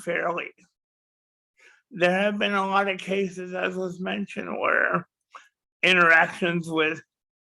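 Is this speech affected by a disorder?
Yes: cerebral palsy.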